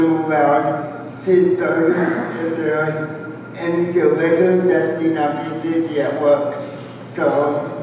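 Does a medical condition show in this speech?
Yes: cerebral palsy; spastic quadriplegic, all four limbs, wheelchair.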